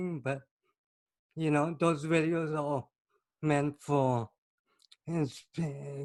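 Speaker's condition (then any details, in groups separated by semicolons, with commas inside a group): Cerebral palsy; from birth, oxygen loss after heart condition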